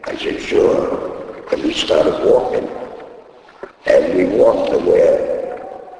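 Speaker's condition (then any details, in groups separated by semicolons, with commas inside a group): Laryngectomy; voice first lost at racetrack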